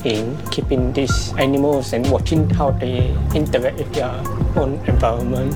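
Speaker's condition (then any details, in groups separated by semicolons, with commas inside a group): Profound hearing loss; deaf profoundly on one side, severely on other side, onset age 2, unresponsive to loud sounds; about 70 to 80% hearing loss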